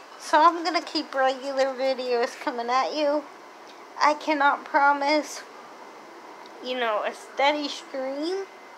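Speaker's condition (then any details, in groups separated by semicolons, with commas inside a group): Cerebral palsy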